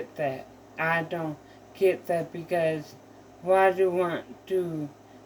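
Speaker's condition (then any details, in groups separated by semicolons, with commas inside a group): Mild cerebral palsy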